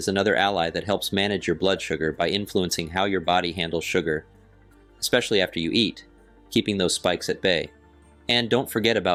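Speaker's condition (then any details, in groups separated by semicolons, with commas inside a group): No condition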